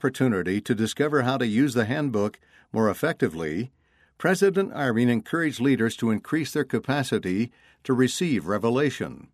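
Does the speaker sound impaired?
No.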